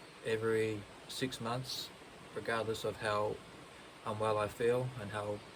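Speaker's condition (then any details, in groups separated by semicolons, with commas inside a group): No condition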